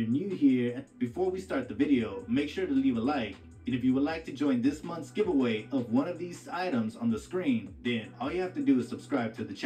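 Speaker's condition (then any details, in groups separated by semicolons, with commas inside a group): No condition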